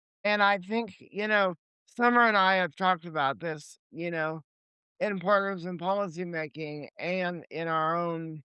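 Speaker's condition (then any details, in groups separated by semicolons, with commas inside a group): Cerebral palsy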